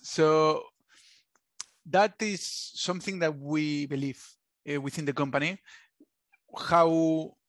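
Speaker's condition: Stuttering; past speech therapy, daily maintenance of learned techniques; stutter about the same in English and first language, English not first language; prolonged sounds

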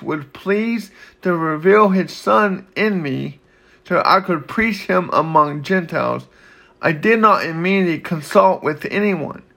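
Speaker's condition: Cerebral palsy

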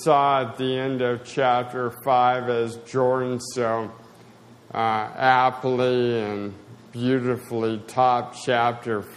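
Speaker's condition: Spasticity, mild

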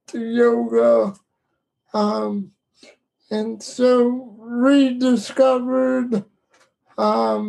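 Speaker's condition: Cerebral palsy; adaptive yoga with breath work

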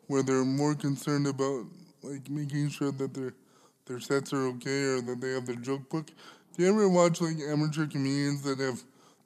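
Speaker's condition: Cerebral palsy; smokes a lot of cannabis

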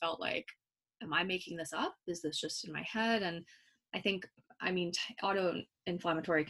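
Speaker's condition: No condition

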